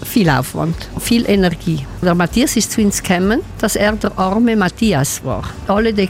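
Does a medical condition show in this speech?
No.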